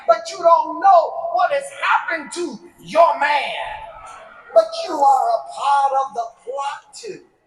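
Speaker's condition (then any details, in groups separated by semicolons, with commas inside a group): No condition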